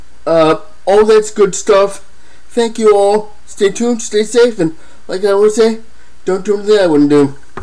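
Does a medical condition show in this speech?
Yes: cerebral palsy, spastic diplegia.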